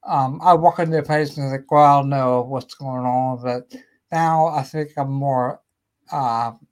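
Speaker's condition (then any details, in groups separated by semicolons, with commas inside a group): Cerebellar ataxia; shaky, symptoms before diagnosis, uses small roller when out goose hunting; starting speech therapy and physical therapy next week, occupational therapy mentioned; slurs a bit, voice affected a little, may need to repeat himself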